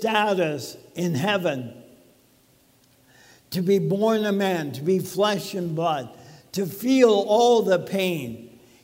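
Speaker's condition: ALS; talking a little bit funny

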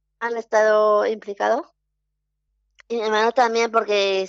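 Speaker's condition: Down syndrome; interviewed by telephone

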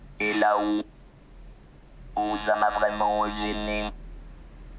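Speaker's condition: Total pharyngolaryngectomy; first cancer 3 years ago

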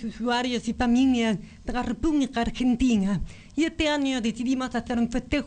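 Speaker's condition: Profound congenital deafness, bilateral profound, congenital; speech learned by lipreading and early reading, about 1.5 years rehabilitation to access words by ear

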